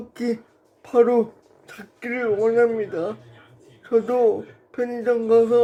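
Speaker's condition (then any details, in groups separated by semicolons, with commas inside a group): Brain lesion disability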